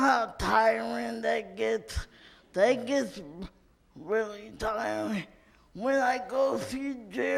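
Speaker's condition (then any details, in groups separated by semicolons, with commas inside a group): Cerebral palsy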